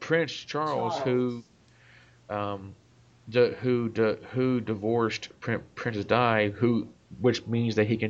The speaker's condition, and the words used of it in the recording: Stuttering. And, you know, and that's when I noticed that you're stuttering is when you are in a place psychologically.